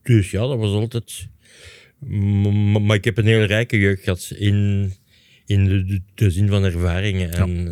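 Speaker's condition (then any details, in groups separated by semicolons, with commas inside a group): Stuttering; stutter since youth, returned after electric shock from stripping live cable, resuscitated, large part of tongue missing; publicly known, occasionally a hindrance, tongue loss causing few complaints, reading aloud stopped at entrance exam; repeated words, prolonged sounds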